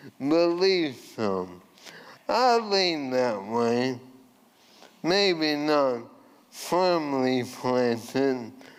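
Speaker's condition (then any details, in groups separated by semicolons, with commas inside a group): ALS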